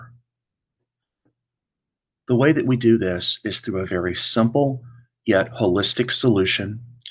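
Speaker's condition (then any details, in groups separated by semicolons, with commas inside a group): No condition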